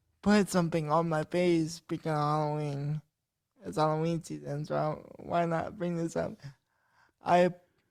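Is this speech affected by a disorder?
Yes: cerebral palsy.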